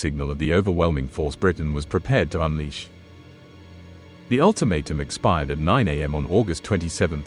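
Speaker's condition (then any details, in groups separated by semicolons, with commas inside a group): No condition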